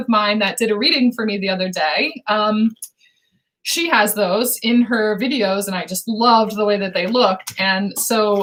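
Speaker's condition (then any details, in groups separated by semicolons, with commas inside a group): No condition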